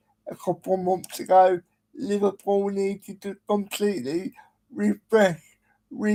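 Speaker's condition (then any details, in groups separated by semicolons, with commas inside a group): Cerebral palsy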